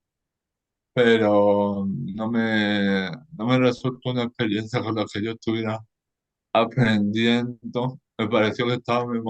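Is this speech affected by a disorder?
Yes: cerebral palsy.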